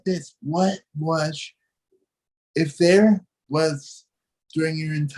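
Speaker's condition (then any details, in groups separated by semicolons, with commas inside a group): Cerebral palsy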